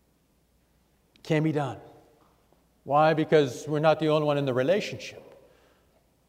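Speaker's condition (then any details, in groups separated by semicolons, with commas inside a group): No condition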